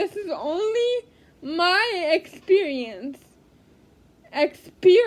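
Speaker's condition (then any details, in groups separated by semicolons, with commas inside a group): Cerebral palsy; speech therapy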